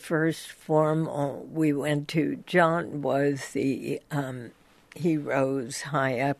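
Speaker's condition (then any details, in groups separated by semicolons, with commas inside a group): Spasmodic dysphonia; onset 1992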